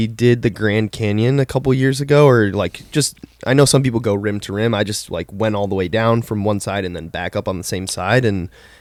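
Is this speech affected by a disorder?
No.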